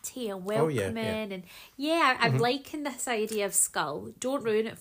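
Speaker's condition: No condition

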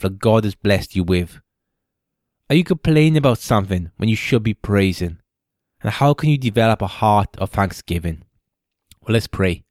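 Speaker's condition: No condition

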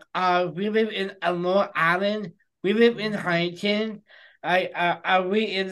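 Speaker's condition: Down syndrome; congenital extra 21st chromosome, low muscle tone, intellectual disability, intestinal surgery day three, open heart surgery; young man

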